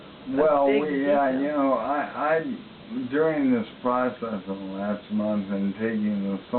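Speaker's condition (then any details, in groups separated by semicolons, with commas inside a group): ALS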